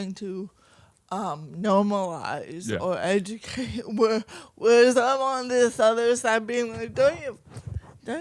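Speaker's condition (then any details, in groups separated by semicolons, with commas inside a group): Cerebral palsy, mild; speech affected, may sound drunk, childhood speech therapy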